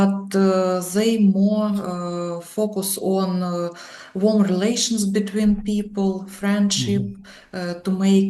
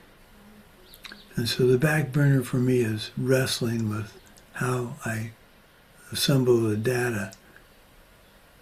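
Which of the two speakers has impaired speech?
The second: Parkinson's disease.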